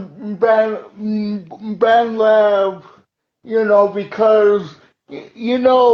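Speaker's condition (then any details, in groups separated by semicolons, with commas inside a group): Cerebral palsy; uses wheelchair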